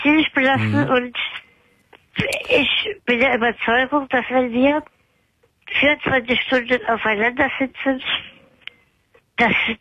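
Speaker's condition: Spinal muscular atrophy; never able to stand, formerly wheelchair, earlier night-only ventilation, progressive muscle weakness, scoliosis; bedridden for 10 years, cannot breathe without mask ventilation, eats only lying in bed

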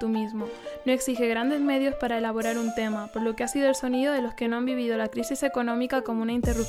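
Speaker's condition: No condition

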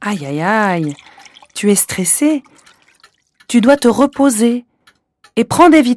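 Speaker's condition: No condition

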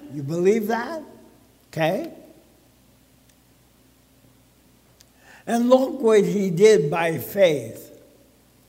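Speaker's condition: ALS (Lou Gehrig's disease); no cure

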